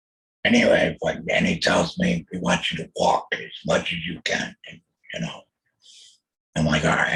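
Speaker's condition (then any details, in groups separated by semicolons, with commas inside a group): Total laryngectomy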